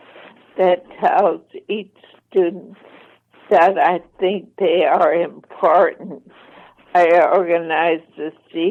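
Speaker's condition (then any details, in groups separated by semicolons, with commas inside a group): ALS, mild; voice slightly impaired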